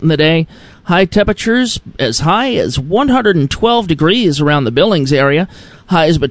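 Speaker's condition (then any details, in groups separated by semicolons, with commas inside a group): No condition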